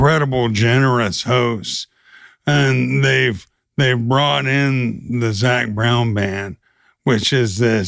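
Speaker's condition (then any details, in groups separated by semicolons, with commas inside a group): ALS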